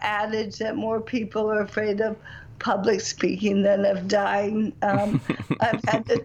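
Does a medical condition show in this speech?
Yes: bulbar ALS; bulbar onset ALS, speech, swallow and breathing presentation, expected faster progression, voice expected to go sooner; recently diagnosed, choking first then speech changes, careful eating, breathing difficulty when choking, stamina can wane; lisp, difficulty with articulation, effortful tongue movement, not speaking clearly, ALS impact audible.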